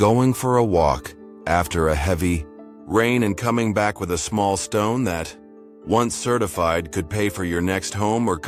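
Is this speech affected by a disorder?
No.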